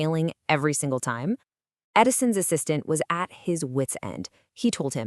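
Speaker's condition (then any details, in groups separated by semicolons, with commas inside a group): No condition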